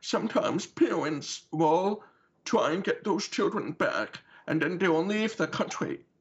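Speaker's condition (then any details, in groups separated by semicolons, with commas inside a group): Deafness with cochlear implant; once damaged by water from hose and repaired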